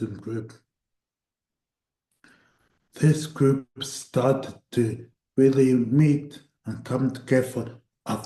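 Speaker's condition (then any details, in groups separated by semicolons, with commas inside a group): Cerebral palsy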